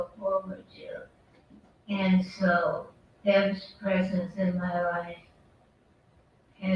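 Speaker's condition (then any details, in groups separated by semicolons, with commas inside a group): Parkinson's disease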